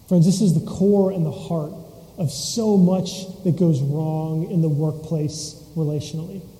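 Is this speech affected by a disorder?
No.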